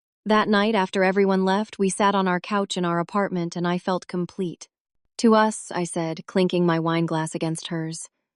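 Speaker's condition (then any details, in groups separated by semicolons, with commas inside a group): No condition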